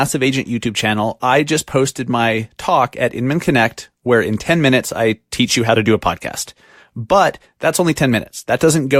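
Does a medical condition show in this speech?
No.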